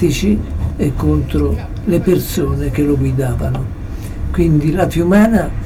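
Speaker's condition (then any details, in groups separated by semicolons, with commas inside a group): Parkinson's disease; approaching final stage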